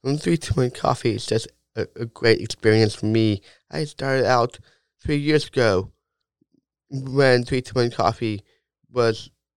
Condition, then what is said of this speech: Down syndrome. I just I have a natural gift in talking.